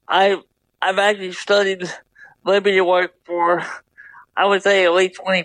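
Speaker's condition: Double hemiplegia cerebral palsy

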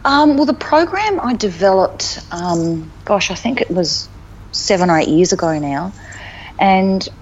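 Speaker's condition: No condition

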